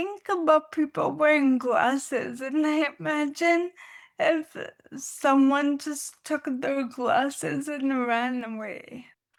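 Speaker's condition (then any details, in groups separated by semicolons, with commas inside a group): Dystonia; neurological movement disorder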